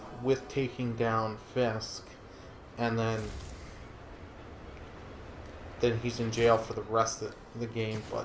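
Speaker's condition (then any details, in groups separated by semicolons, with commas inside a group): No condition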